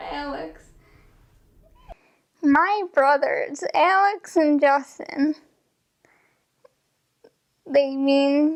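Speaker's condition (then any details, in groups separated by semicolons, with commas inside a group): Cerebral palsy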